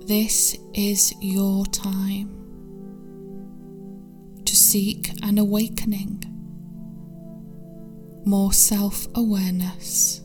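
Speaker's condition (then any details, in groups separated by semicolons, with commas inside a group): No condition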